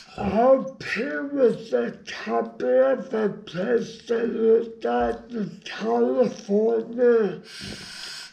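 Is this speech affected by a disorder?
Yes: brain injury.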